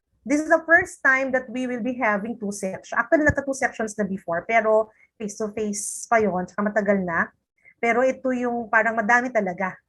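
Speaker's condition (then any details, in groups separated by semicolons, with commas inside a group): No condition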